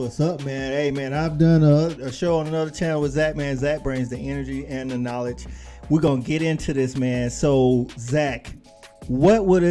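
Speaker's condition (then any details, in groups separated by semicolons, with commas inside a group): No condition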